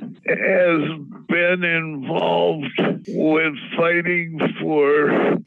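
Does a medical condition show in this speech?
Yes: Parkinson's disease; symptoms treated with cannabis.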